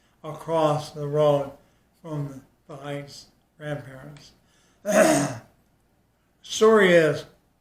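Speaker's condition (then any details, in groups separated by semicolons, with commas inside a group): ALS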